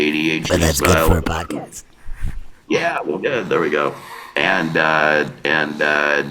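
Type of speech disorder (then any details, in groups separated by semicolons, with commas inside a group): Electrolarynx speech; laryngectomy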